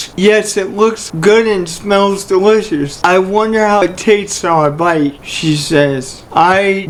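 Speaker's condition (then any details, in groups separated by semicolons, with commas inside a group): Cerebral palsy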